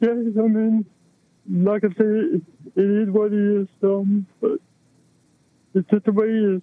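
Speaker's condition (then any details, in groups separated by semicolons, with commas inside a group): Cerebral palsy; affects movement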